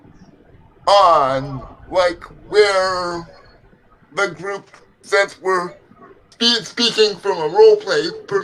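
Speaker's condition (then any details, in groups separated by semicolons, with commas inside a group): Cerebral palsy; legs affected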